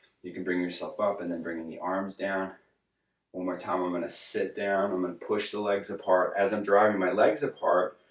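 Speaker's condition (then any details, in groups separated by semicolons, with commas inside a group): No condition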